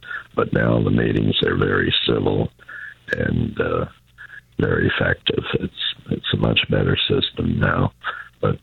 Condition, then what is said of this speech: Throat cancer. The most recent health issue I had was throat cancer, and it's affected my voice, of course, and also I